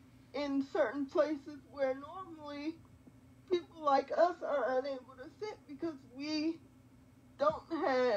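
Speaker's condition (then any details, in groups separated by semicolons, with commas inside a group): Quadriplegic cerebral palsy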